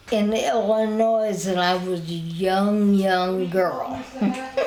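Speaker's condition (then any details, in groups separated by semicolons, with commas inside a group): Spinal ataxia; wheelchair user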